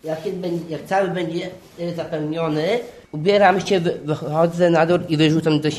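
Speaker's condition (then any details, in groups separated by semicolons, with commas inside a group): Down syndrome; turning 28 this year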